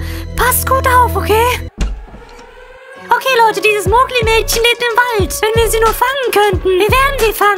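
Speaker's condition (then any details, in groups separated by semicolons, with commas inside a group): No condition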